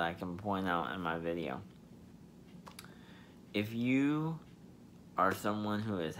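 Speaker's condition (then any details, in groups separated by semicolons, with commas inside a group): Spastic diplegia cerebral palsy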